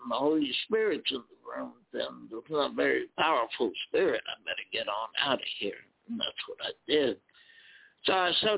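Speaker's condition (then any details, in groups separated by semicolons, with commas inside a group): Spasmodic dysphonia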